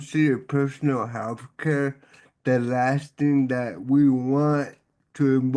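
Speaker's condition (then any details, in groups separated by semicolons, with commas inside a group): Cerebral palsy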